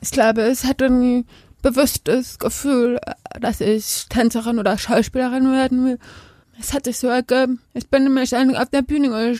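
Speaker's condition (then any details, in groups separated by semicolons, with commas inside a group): Deafness; speaks aloud and signs, bilingual, voice different and louder, hearing people forget deafness because she speaks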